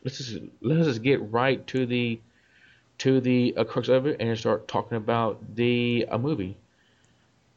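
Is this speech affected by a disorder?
Yes: stuttering; noticeable stuttering in conversation, worse under psychological stress, silently uses swear word to release stammers; here repeated sounds, repeated words.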